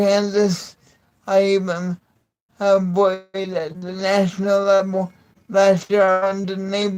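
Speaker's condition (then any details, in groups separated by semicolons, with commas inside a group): Cerebral palsy; uses voice dictation software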